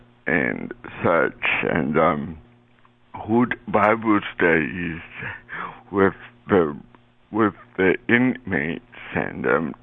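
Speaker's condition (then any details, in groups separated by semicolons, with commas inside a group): Cerebral palsy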